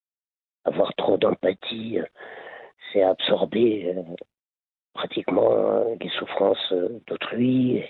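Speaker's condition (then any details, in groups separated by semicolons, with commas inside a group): Laryngeal cancer; quit over 20 years ago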